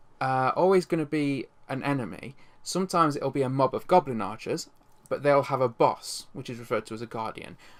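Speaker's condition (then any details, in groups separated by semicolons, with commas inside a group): No condition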